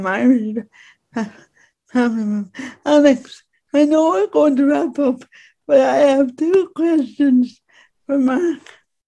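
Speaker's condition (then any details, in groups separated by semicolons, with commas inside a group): Speech impediment; disabled; finds writing easier than speaking, speaks in own way without modifying accent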